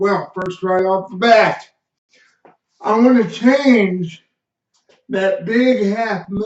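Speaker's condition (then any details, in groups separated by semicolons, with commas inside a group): Cerebral palsy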